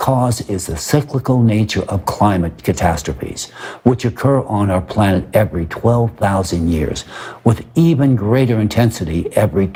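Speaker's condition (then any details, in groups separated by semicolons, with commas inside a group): No condition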